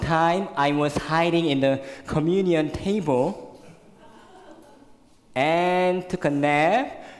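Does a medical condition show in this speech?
Yes: cleft lip and palate; congenital, very severe, born in Korea, 12 surgeries to date, one in junior high; could not suck breast milk as newborn, fed formula and cow milk.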